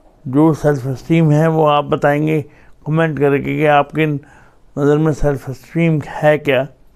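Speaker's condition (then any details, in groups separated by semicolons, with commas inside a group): Cerebral palsy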